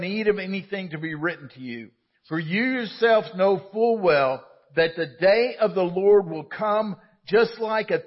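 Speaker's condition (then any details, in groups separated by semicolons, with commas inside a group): No condition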